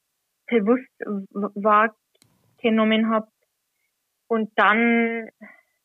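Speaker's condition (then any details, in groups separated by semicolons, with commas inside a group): Stuttering; covert stuttering, noticed around age 10, hidden until age 21; reading aloud not stutter-free, anticipates problem words, once hid by word switching and fillers, avoided t-words at school; blocks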